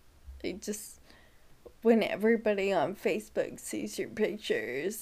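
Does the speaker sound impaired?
Yes: Friedreich's ataxia; diagnosed at age 8, spinal fusion at 17, wheelchair user, legs do not work, rapid side-to-side eye movements; spits when talking or laughing.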